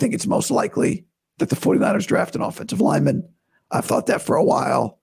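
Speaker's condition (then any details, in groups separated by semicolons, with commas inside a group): Vocal cord surgery recovery; not yet back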